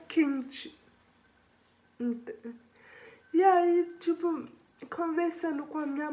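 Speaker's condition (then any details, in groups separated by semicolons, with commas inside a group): Cerebral palsy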